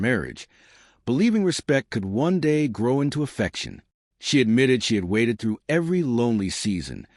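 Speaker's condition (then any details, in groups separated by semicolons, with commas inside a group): No condition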